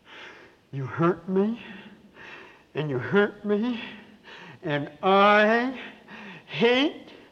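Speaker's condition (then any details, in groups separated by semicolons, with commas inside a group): Severe cleft palate with lisp; congenital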